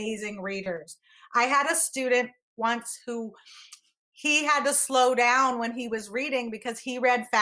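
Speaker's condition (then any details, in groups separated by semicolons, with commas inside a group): No condition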